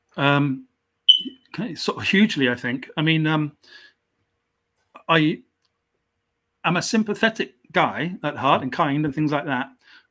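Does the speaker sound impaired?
Yes: stammer; stammer since age five; stammer still present, may or may not show in this talk; blocks on certain words, severe in childhood, avoided phone calls and reading aloud at school; here repeated words, prolonged sounds.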